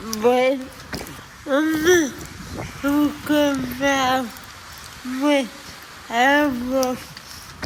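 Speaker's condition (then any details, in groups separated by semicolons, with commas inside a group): Cerebral palsy; from birth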